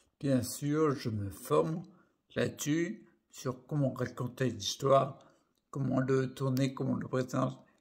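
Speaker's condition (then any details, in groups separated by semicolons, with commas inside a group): Primary progressive multiple sclerosis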